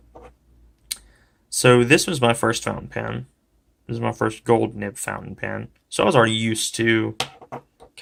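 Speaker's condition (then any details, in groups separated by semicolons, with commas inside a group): No condition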